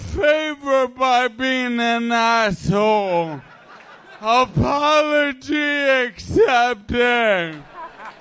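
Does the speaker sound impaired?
Yes: ALS; Lou Gehrig's disease; accompanied by nurse girlfriend; said to be easier to understand than Aphrodite.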